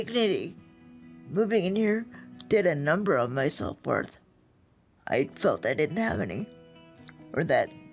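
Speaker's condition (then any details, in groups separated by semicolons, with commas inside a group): Spastic quadriplegic cerebral palsy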